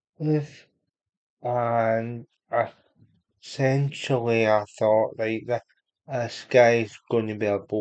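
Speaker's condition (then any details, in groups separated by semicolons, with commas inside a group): Cerebral palsy; unable to walk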